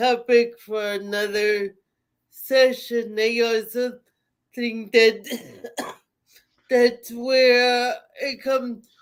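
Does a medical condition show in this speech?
Yes: cerebral palsy.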